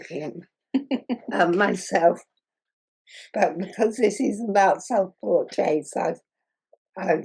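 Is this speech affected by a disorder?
Yes: muscular dystrophy.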